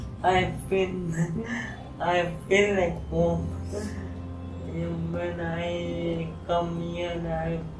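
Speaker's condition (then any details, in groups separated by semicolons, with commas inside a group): ALS; abnormal gait, gross and fine motor impairment; diagnosed at age 21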